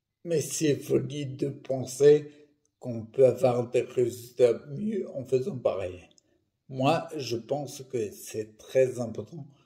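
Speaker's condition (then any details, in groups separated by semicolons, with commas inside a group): Primary progressive multiple sclerosis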